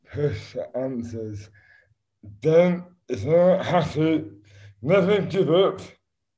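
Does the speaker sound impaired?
Yes: dystonia; neurological movement disorder, caused by repeated rugby concussions and head knocks, affects speech and hands; slurred speech as first symptom, hands later involuntarily affected.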